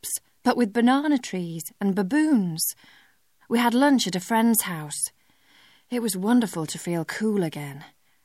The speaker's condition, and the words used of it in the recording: No condition.